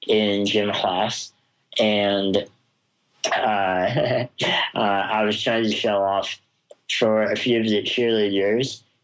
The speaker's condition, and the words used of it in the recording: Spinal muscular atrophy. And today this guy I'm talking to is kind of mumbly.